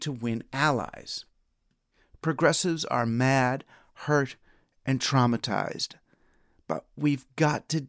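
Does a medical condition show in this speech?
No.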